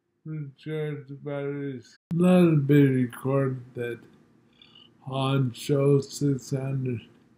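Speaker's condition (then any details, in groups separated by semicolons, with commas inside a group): Multiple sclerosis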